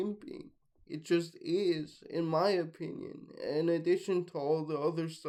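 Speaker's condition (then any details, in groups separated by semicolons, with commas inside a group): Spastic, ataxic, athetoid; mixed spastic, ataxic, athetoid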